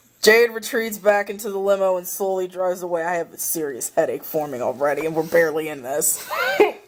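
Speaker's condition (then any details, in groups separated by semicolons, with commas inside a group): No condition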